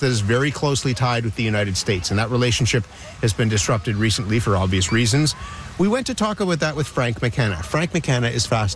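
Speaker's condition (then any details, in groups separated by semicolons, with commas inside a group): No condition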